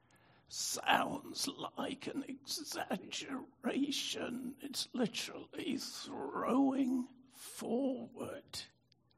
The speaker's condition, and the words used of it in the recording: Dystonia. The evidence, a voice like Robert Kennedy Jr.'s.